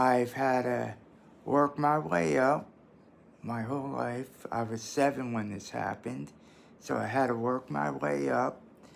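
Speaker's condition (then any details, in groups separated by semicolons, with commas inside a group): Traumatic brain injury; closed head injury from car, cognitive problems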